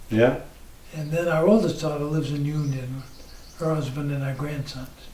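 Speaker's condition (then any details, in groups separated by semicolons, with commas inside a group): ALS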